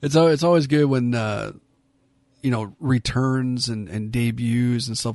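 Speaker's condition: No condition

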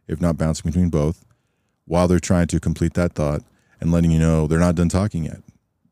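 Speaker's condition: No condition

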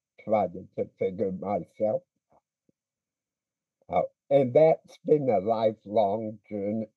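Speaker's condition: Speech impediment; pretty good speaker when comfortable

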